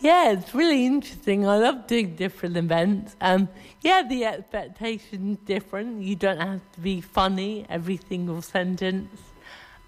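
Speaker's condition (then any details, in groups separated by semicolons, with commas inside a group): Cerebral palsy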